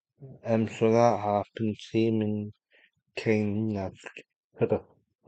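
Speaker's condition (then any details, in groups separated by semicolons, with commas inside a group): Cerebral palsy; unable to walk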